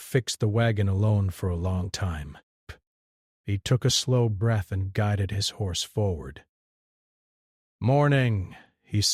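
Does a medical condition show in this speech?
No.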